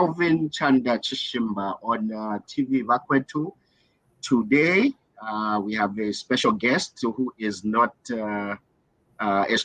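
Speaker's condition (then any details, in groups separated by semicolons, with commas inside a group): No condition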